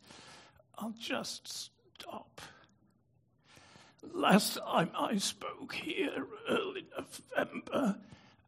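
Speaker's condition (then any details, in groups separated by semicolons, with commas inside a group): Spasmodic dystonia; affected voice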